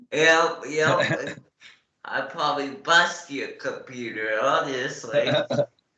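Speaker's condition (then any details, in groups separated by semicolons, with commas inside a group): Cerebral palsy; morning medication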